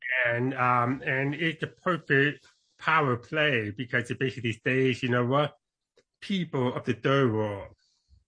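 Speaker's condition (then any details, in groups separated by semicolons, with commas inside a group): Deafness; congenital deafness, born deaf, mainstreamed into hearing schools as child; deaf accent, tries to speak as clearly as possible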